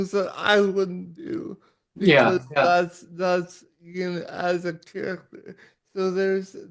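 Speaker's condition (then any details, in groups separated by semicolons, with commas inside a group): Cerebral palsy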